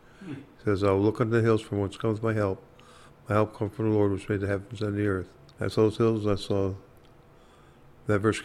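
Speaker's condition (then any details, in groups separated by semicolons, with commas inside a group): Parkinson's disease; hard time talking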